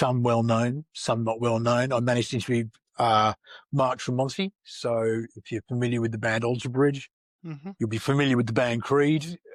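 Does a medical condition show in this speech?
No.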